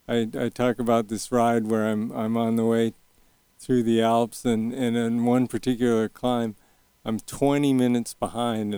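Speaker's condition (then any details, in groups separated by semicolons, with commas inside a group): Early onset Parkinson's, young onset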